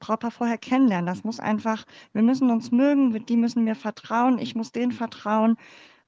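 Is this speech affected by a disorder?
Yes: cleft palate; congenital, born in former GDR, infant feeding difficulty, mother's fingers closed palate, palate surgically closed; speaking in front of class or using voice in speech never felt easy.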